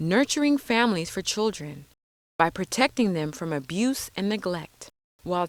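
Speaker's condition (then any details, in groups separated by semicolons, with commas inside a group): No condition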